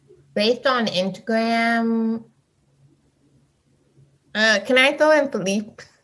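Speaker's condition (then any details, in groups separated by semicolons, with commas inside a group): Deafness; raises voice when unable to hear self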